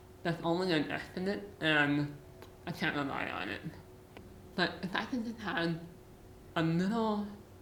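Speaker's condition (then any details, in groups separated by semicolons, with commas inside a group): Muscular dystrophy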